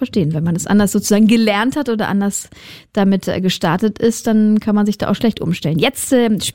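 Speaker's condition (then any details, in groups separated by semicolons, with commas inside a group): No condition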